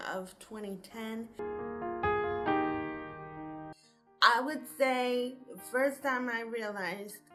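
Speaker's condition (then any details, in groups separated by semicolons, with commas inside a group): Cerebral palsy; from birth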